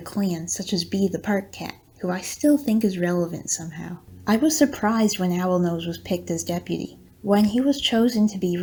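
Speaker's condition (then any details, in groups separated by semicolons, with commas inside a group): No condition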